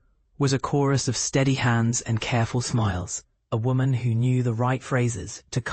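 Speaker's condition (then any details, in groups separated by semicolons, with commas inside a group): No condition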